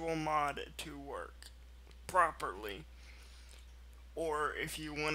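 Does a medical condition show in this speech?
Yes: cerebral palsy, mild.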